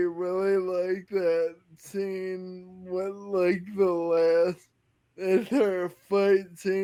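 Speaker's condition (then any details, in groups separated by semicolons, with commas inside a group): Friedreich's ataxia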